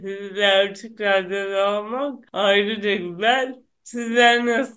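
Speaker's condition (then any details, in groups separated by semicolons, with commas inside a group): Cerebral palsy; no known cure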